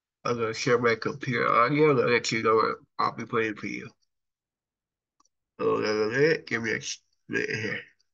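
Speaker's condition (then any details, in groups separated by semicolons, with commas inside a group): Cerebral palsy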